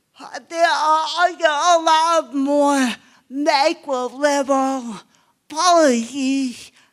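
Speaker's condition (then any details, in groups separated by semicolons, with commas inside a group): Cerebral palsy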